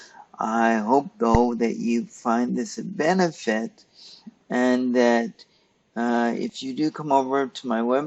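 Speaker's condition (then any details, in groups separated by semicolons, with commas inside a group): Cerebral palsy; stiff muscles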